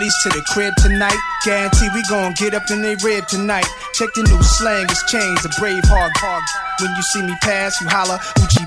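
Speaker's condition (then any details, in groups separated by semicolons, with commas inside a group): No condition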